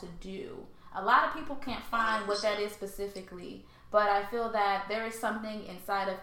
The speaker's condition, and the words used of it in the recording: No condition.